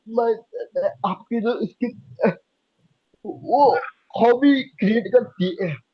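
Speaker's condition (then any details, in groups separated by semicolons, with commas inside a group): Cerebral palsy; could not speak as a child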